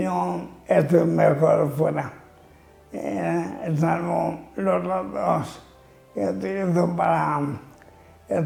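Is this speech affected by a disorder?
Yes: amyotrophic lateral sclerosis (ela).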